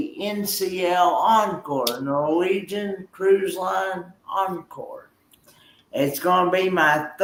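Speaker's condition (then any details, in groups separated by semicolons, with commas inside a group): Cerebral palsy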